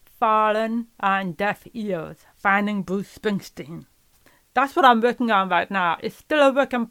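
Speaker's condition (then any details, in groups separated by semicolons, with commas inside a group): Profound deafness; profoundly deaf since earliest memory, legally blind from early 20s, 10% peripheral vision left; relies on lip reading, knows some sign language but rarely uses it; learned to speak with speech therapist help, therapy in elementary and high school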